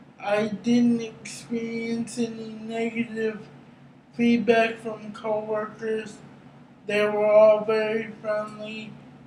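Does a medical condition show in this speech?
Yes: cerebral palsy; brain injury.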